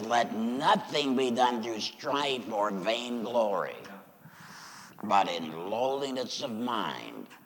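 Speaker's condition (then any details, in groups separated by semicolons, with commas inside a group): Laryngectomy; chemo and radiation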